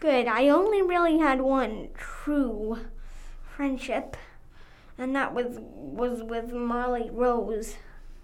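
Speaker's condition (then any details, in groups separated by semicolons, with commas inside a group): Cerebral palsy; Botox then SDR by Dr. Parks for spasms, physio intensive with Beck at 4, poor fine motor; legs affected, cannot walk without support, mainly uses walker, wheelchair use reduced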